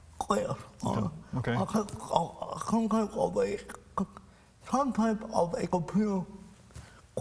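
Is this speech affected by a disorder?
Yes: cerebral palsy; speech impairment.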